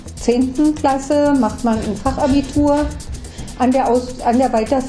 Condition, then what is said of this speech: No condition.